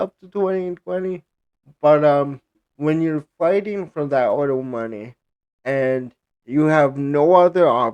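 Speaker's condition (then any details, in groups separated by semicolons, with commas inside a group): Cerebral palsy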